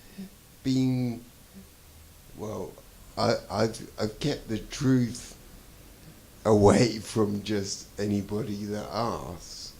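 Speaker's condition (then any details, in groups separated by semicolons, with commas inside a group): Traumatic brain injury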